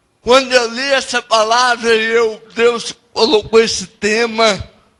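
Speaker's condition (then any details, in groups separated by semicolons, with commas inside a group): Cerebral palsy; no speech as child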